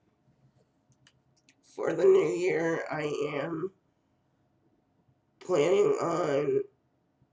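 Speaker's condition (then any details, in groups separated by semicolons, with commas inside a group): Cerebral palsy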